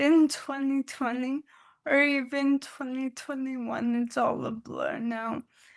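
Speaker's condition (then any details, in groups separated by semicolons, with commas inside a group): Dystonia; neurological movement disorder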